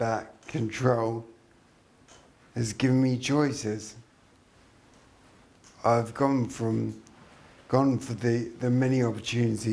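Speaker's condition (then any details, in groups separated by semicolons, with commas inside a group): Traumatic brain injury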